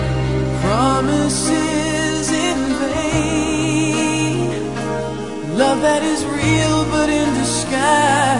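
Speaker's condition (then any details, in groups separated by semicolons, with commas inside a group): No condition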